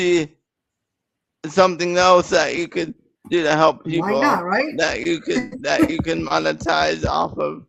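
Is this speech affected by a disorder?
Yes: cerebral palsy; present from birth.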